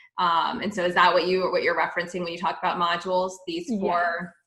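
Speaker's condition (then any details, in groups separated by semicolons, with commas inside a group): No condition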